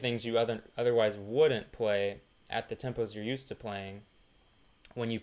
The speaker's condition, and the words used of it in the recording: None; typical speech.